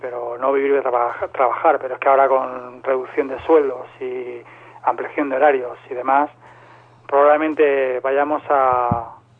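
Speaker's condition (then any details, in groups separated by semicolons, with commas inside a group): No condition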